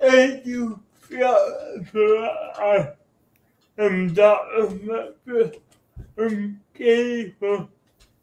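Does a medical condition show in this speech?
Yes: cerebral palsy.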